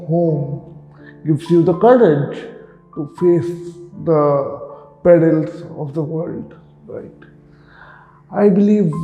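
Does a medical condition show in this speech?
Yes: cerebral palsy.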